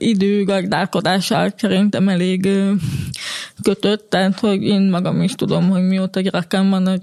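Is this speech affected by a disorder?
Yes: hearing impairment; grew up in mainstream integration; communicates in spoken language.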